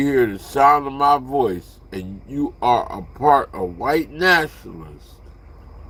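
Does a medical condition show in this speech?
Yes: slurred speech.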